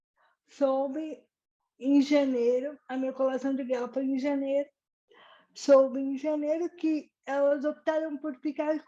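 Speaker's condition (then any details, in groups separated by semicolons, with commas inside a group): Cerebral palsy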